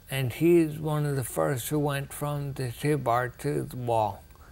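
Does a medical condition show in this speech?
Yes: ataxia; rare, progressive.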